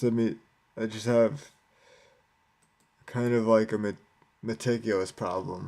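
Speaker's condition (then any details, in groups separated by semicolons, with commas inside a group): Cerebral palsy, spastic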